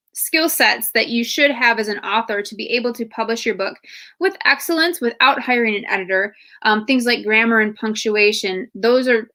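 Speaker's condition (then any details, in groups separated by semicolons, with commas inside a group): No condition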